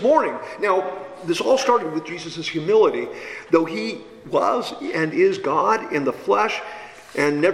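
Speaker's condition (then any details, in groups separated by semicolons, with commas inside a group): No condition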